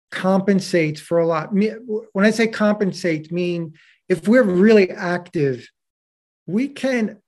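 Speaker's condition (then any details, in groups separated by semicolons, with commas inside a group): No condition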